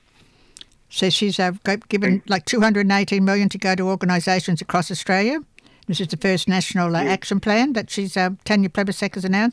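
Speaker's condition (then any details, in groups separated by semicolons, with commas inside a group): No condition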